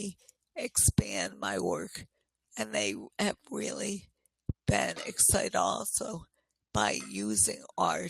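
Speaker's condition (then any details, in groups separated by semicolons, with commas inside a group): Multiple sclerosis; voice tires and gives out while talking, sips help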